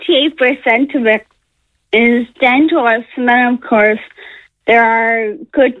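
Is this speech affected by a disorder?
Yes: Friedreich's ataxia; seeking HSE funding for sky clarys drug in Ireland.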